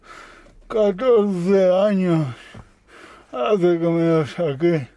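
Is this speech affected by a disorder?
Yes: cerebral palsy; from birth, birth complication with forceps delivery, all four limbs affected, muscle atrophy in hands and legs, drives automatic car; age 36; speech slightly affected, some difficulty speaking but understood perfectly, once not understood by phone.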